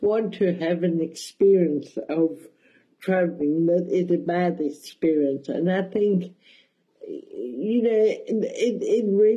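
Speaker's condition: Cerebral palsy, mild; speech mildly affected

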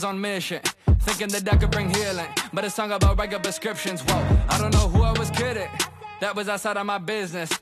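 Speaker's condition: No condition

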